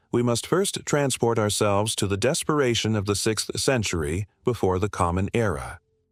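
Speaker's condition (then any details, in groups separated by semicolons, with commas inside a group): No condition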